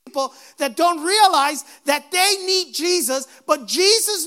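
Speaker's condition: No condition

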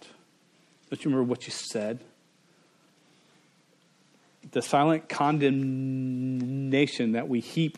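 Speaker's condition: Stuttering; cannot turn on or off; stutters involuntarily, cannot control it, strangers notice the stutter, earlier weddings not fully fluent; blocks

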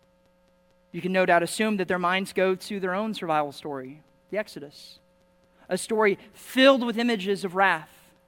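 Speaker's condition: No condition

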